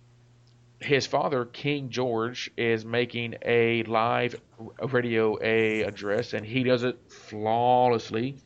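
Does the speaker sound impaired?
Yes: stuttering; noticeable stuttering in conversation, worse under psychological stress, silently uses swear word to release stammers; here prolonged sounds, blocks.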